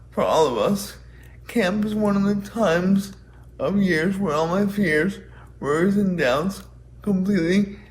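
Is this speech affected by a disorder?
Yes: cerebral palsy.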